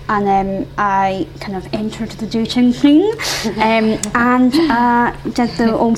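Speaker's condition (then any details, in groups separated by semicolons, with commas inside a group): Isolated cleft palate; congenital isolated cleft palate, lip not involved, surgeries through childhood and adulthood, jaw surgery for underbite from impaired jaw growth; age 26, near end of cleft treatment; noticeable speech difference, bar staff often not understanding, partner first took it for accent, sometimes exaggerated at cleft events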